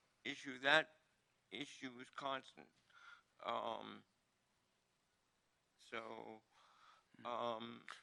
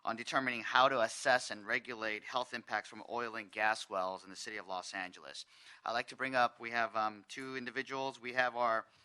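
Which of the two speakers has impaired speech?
The first: cerebral palsy; needs ramps.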